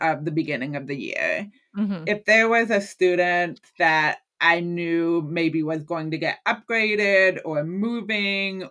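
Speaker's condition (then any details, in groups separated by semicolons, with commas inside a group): Hearing loss; lifelong hearing loss since childhood, hearing aid and cochlear implant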